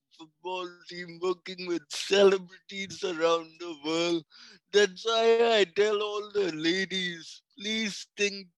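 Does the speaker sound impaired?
Yes: cerebral palsy; from birth, breech birth complications, affects walking, speech and coordination, not mentally affected, no cure.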